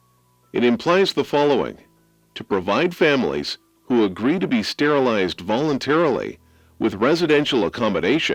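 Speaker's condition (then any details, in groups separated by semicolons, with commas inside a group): No condition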